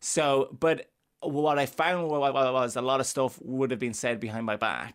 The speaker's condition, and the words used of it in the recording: Stuttering. I've always stammered less on stage.